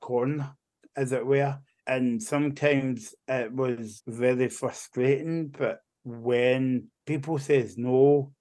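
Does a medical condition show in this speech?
Yes: cerebral palsy; childhood speech hard for others to understand, speech therapy at school, learned to talk.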